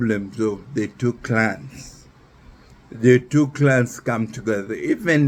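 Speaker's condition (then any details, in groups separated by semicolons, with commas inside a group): Neurological disease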